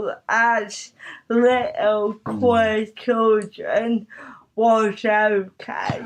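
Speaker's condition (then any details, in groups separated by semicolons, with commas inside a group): Cerebral palsy; talks a bit slower than others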